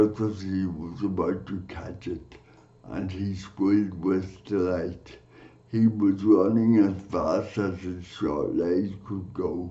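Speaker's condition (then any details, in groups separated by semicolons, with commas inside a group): Cerebral palsy; from birth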